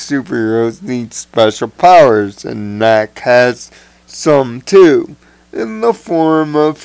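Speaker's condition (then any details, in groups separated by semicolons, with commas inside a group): Cerebral palsy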